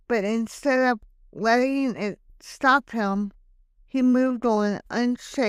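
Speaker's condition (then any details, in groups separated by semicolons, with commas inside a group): Hemiplegic cerebral palsy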